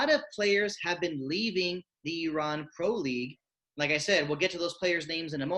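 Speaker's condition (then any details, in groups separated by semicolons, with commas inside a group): No condition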